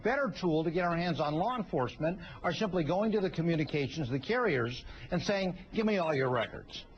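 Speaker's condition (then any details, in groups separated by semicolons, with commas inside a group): No condition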